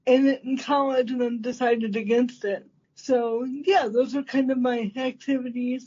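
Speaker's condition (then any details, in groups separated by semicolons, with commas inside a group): Cerebral palsy; congenital, manual wheelchair most of early life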